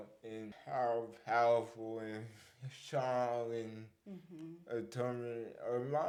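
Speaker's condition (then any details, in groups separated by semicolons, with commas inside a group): Cerebral palsy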